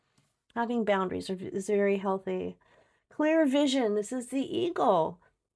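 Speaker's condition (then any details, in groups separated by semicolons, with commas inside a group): No condition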